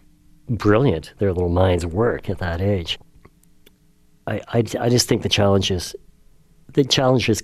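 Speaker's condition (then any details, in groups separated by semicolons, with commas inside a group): Cleft lip and palate, severe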